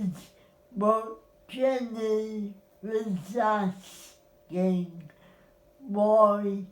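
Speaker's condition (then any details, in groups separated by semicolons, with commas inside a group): Cerebral palsy; spastic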